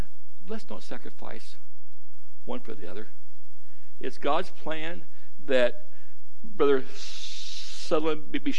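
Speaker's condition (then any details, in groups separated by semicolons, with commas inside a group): Stuttering; struggled with it for a while, adults at gadsdale said stutter barred preaching; stuttering can lengthen a 25-minute message to 35 or 45 minutes; repeated sounds, blocks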